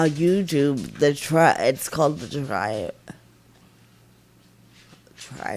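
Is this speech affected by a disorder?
Yes: Friedreich ataxia; progressive nerve damage.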